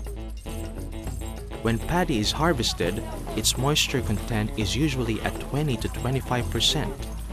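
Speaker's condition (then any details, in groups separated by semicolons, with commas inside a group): No condition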